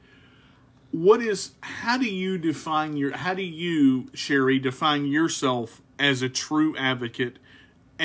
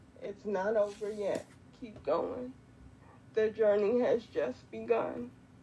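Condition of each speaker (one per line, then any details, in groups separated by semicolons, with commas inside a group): No condition
Quadriplegic cerebral palsy; quadriplegic, from birth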